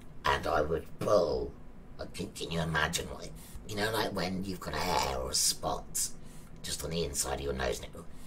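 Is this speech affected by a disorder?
Yes: laryngectomy; trachea partly removed.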